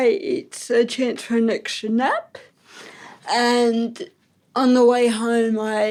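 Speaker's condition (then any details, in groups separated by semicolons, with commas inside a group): Ataxic cerebral palsy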